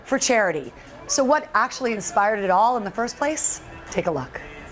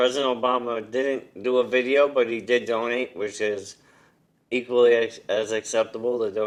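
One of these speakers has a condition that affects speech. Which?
The second: ALS; arms too weak to use, young-adult onset.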